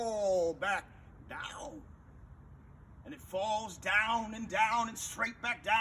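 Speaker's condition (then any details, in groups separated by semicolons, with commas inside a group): No condition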